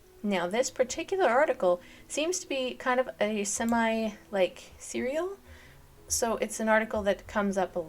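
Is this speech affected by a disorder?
No.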